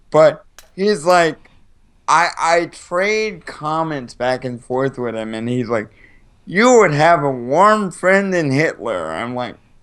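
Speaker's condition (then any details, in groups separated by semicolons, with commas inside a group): Cerebral palsy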